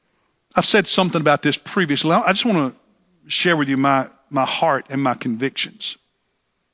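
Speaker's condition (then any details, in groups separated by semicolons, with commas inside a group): No condition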